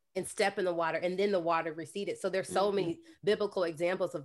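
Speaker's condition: No condition

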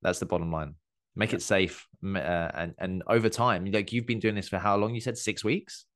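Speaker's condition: No condition

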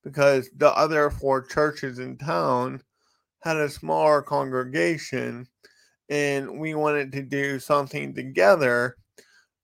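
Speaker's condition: Cerebral palsy; affects walk and speech

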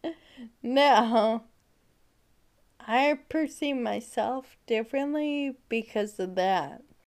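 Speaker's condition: Friedreich's ataxia; rapid side-to-side eye movements

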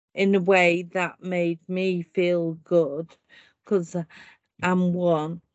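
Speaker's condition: Primary lateral sclerosis; leg tightness, foot catching, then upper limbs, writing, speech; first diagnosed hereditary spastic paraplegia, later changed; speech affected, noticed about 12 months before others noticed

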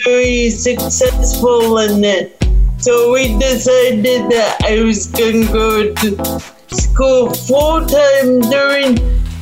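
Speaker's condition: Cerebral palsy; spastic quadriplegia, mainly affects legs, spastic fibers in most muscles throughout body, not overpowering; 41 years old; neck muscles still coordinate for speech, can still speak

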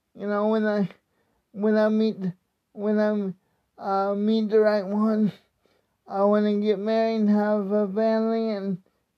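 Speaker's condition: Cerebral palsy; many physical tasks not possible

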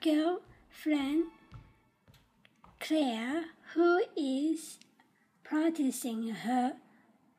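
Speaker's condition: Down syndrome; developmental disability

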